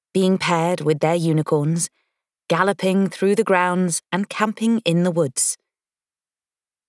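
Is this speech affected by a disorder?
No.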